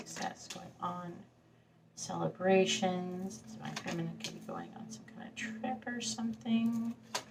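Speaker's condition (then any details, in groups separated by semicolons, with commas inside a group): No condition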